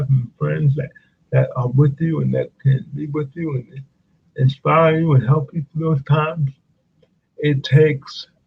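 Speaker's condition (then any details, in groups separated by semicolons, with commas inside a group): Cerebral palsy; speech affected at times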